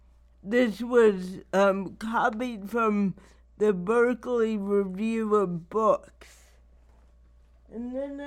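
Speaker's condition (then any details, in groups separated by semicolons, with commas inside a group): Cerebral palsy; wears down with age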